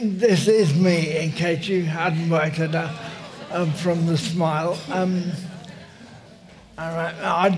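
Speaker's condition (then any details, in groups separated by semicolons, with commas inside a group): Motor neurone disease; uses wheelchair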